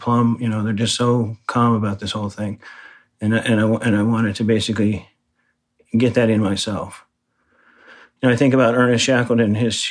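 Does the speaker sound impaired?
Yes: Parkinson's disease; right-sided weakness noticed on long group bike ride.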